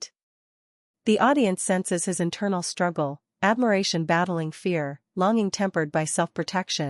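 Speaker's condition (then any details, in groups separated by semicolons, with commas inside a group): No condition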